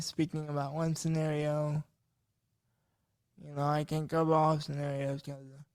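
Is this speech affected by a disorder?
Yes: cerebral palsy.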